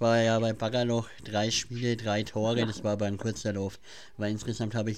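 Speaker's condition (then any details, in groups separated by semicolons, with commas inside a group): Cleft palate; since childhood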